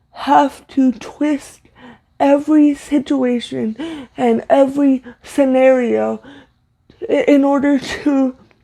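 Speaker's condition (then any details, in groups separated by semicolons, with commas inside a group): Cerebral palsy, severe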